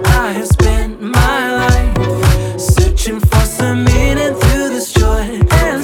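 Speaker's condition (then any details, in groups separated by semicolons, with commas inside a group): No condition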